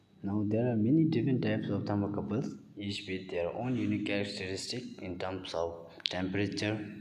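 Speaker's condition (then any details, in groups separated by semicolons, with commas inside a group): No condition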